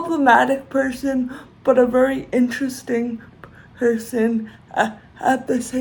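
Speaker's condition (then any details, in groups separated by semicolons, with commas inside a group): Cerebral palsy, severe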